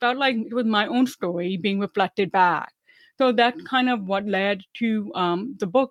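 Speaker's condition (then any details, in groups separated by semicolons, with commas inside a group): Deafness; deaf woman, about 25 years passing as hearing, about ten years of speech therapy; speaks well after about ten years of speech therapy, relearned how to speak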